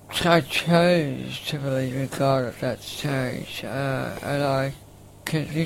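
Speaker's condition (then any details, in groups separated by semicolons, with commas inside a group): Facioscapulohumeral muscular dystrophy, facioscapulohumeral (FSHD)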